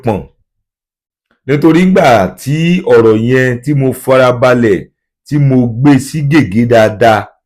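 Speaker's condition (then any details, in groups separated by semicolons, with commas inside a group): No condition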